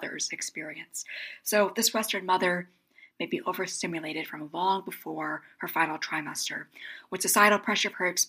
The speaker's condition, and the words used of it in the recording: None; typical speech.